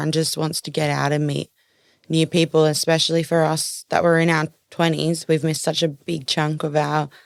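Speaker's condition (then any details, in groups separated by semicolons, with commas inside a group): No condition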